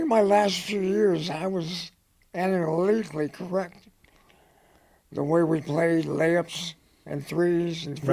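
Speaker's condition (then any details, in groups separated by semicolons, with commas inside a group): Head and neck cancer; dry throat, dry mouth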